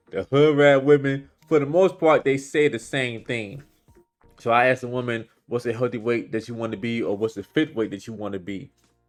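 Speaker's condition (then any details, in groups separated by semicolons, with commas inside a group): No condition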